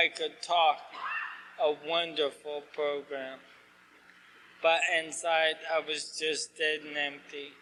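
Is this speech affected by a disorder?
Yes: ALS.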